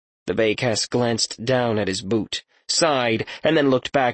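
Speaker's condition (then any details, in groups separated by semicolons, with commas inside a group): No condition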